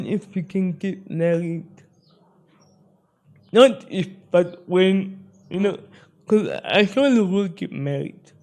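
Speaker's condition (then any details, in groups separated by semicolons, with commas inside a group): Spastic cerebral palsy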